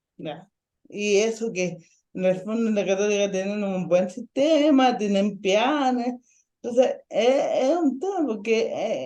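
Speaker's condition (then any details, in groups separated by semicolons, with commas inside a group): Ataxic cerebral palsy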